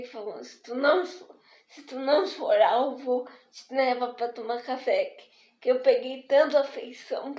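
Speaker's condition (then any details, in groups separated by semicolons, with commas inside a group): Spastic diplegic cerebral palsy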